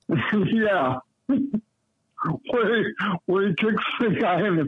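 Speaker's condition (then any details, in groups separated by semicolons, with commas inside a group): Cerebral palsy; lifelong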